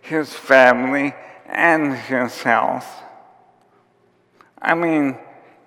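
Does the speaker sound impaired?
Yes: ALS; onset with tiredness and clumsiness.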